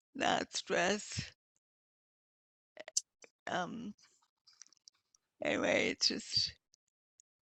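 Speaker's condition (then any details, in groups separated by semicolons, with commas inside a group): Multiple sclerosis; progressive form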